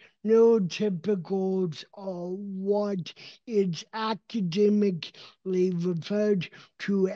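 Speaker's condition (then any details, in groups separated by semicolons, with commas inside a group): Cerebral palsy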